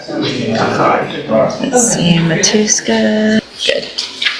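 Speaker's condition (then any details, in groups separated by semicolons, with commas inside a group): No condition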